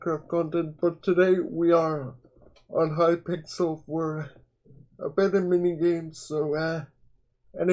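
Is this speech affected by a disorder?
Yes: quadriplegic cerebral palsy.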